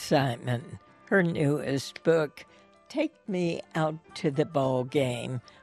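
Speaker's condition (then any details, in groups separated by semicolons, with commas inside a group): Spasmodic dysphonia; voice stopped working for quite some time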